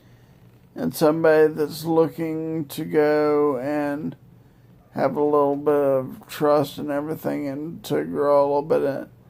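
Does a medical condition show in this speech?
Yes: multiple sclerosis; fast progression over years, new treatment, power chair.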